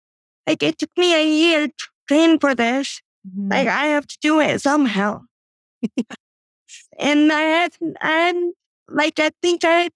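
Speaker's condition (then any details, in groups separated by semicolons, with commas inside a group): Cerebral palsy; walks with walker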